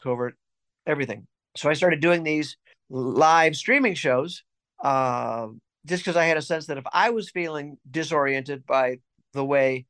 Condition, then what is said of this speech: None; typical speech.